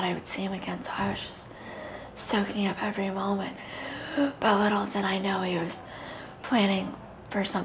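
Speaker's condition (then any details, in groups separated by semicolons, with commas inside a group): Cerebral palsy; very premature birth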